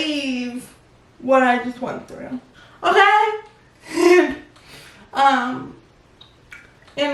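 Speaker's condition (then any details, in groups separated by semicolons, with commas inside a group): Cerebral palsy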